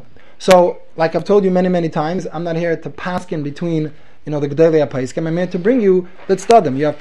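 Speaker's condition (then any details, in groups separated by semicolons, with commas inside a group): No condition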